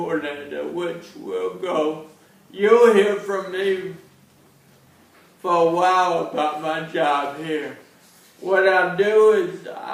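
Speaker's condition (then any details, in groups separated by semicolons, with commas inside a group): Cerebral palsy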